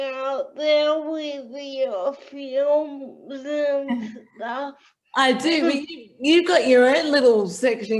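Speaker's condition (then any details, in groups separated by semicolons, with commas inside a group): Cerebral palsy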